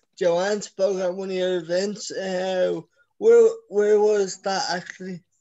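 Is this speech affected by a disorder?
Yes: cerebral palsy; from birth, scoliosis.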